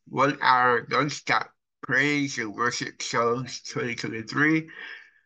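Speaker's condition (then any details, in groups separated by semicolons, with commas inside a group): Cerebral palsy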